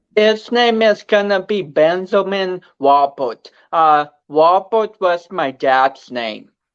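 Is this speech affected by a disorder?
Yes: cerebral palsy; speech affected.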